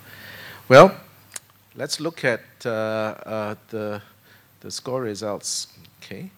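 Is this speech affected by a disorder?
No.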